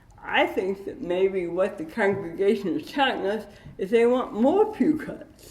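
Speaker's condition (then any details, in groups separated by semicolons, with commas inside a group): Cerebral palsy with dystonia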